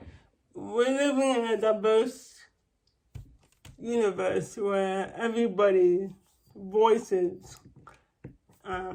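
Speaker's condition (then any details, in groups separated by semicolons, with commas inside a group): Cerebral palsy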